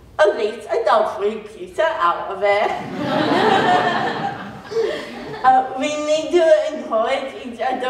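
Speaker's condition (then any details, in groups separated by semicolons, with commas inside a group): Cerebral palsy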